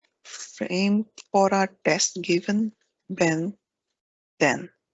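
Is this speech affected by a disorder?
No.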